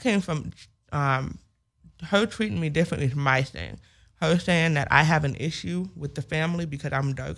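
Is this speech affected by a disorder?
Yes: hearing loss with speech impediment; congenital hearing loss, 70% deaf one ear, 30% other, grandmother had hearing problems, diagnosed end of first grade; only comfortable speaking within last year or so.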